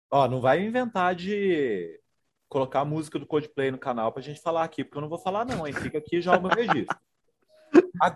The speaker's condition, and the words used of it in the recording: No condition.